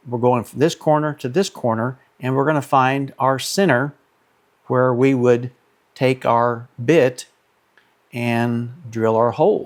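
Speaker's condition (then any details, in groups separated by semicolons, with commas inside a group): No condition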